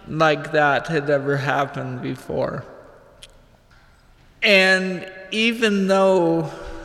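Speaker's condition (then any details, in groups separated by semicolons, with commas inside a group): Cerebral palsy; physical effects only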